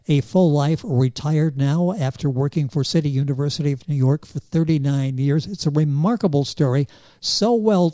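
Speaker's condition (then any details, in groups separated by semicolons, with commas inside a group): No condition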